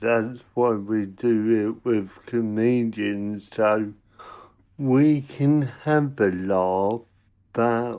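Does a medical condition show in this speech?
Yes: cerebral palsy; speech sometimes mistaken for drunkenness by strangers, host notes speaking pace.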